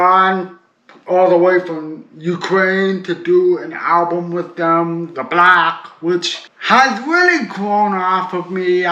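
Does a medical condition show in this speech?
Yes: cerebral palsy.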